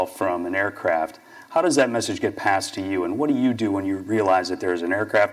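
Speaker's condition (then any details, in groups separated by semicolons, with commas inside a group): No condition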